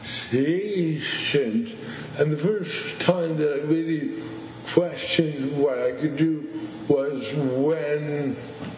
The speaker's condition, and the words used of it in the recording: Stuttering. I've had moments of disfluency with that has taken a long time.